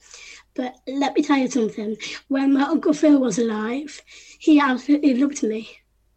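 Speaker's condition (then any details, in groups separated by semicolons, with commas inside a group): Down syndrome; congenital, adult woman aged 25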